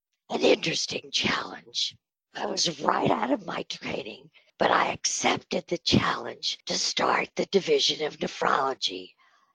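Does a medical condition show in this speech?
Yes: spasmodic dysphonia; on Botox treatment.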